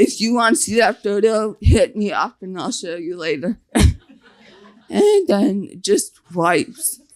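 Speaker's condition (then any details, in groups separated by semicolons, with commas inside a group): Facial paralysis (nf2-swn)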